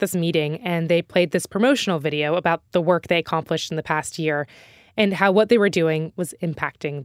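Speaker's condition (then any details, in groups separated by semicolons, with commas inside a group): No condition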